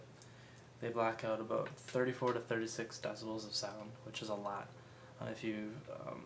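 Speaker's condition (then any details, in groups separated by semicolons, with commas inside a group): No condition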